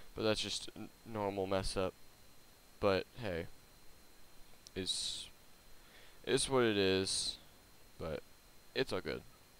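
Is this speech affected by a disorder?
No.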